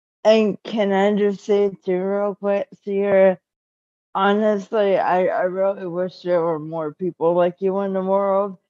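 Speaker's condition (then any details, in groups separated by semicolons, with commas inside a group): Cerebral palsy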